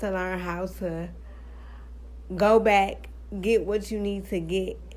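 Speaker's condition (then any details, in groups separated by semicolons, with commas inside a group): Cerebral palsy, spastic; now talking and breathing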